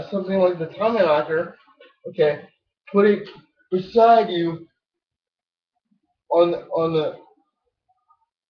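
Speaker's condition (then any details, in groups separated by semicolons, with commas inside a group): Cerebral palsy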